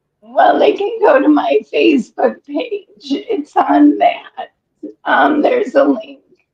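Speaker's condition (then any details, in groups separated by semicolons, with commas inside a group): ALS; breathless after exertion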